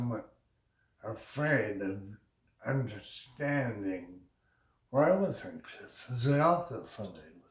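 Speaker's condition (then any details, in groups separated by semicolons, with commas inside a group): Brain injury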